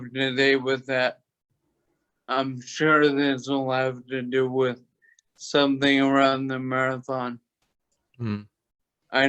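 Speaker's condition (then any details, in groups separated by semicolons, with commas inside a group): Toxic leukoencephalopathy, locked-in syndrome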